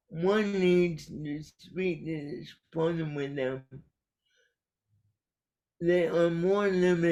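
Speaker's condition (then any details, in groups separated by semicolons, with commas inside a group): Cerebral palsy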